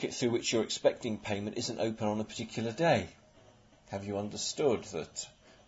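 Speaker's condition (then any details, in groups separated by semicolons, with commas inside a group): No condition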